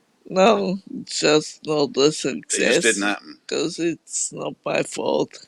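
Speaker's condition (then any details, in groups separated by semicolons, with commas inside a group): Multiple sclerosis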